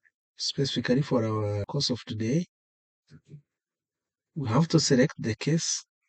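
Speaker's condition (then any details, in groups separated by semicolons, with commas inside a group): No condition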